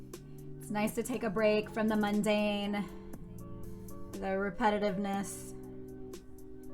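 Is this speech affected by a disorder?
No.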